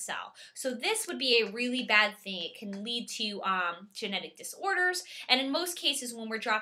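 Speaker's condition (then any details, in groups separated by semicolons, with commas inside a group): No condition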